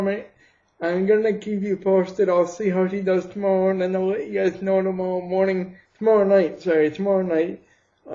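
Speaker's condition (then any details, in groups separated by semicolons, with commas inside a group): Cerebral palsy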